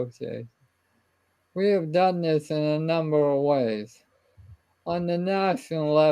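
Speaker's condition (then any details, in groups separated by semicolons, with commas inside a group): ALS; speech and swallowing trouble, weaker voice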